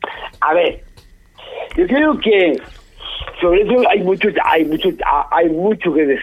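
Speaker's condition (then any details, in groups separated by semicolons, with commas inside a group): Down syndrome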